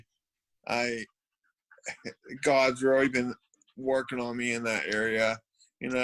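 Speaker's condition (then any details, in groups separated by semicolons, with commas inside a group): Cerebral palsy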